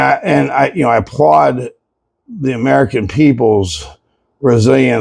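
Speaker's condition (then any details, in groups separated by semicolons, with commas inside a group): No condition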